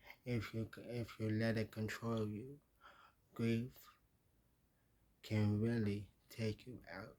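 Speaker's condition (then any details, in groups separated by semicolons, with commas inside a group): Traumatic brain injury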